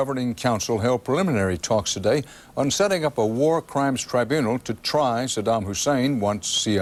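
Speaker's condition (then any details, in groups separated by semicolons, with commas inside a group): No condition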